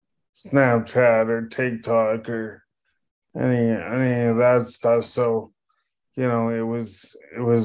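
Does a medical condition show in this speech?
Yes: cerebral palsy; oxygen deprivation from birth complications, contractions compressing, meconium inhaled in labor, wheelchair from age 5, power chair.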